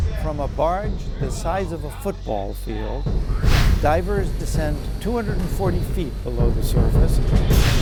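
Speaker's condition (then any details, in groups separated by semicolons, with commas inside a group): No condition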